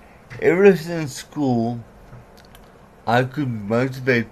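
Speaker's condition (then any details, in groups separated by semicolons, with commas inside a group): Cerebral palsy; some words unclear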